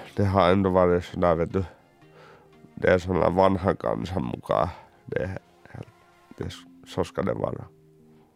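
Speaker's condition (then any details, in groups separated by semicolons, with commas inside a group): Cerebral palsy; congenital, born two months premature at 1.69 kg, electric wheelchair user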